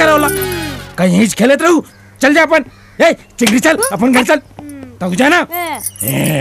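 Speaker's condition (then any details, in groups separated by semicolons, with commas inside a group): No condition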